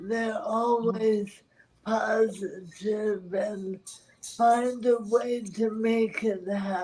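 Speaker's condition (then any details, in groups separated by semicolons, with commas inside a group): ALS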